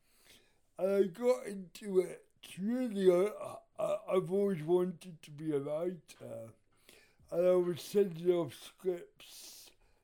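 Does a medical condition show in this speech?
Yes: cerebral palsy; speaks very differently in stand-up due to rhythm, writes material to own rhythm for easier speaking.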